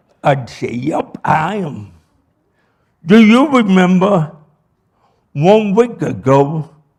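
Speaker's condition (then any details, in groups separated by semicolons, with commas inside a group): Cerebral palsy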